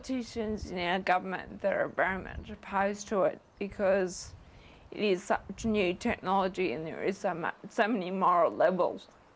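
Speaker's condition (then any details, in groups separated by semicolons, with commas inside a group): Friedreich's ataxia; progressive nervous system breakdown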